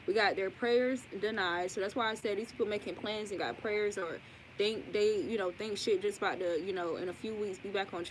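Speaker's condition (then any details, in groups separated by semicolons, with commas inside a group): No condition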